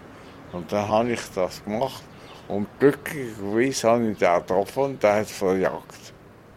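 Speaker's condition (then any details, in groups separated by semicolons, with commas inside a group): Stroke; stroke after a broken leg, aged 83; recovering, generally much better, rebuilding lost language skills, returning slowly; sometimes speaks a bit slowly, lost some learned local West African languages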